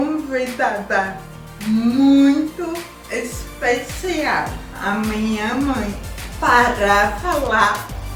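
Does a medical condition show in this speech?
Yes: cerebral palsy; lack of oxygen at birth.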